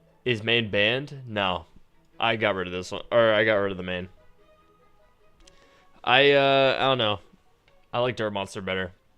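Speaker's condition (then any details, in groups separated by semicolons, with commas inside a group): No condition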